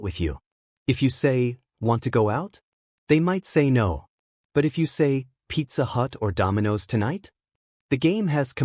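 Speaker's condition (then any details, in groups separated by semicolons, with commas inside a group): No condition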